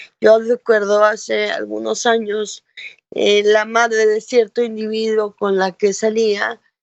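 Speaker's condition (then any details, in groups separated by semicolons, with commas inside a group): Cerebral palsy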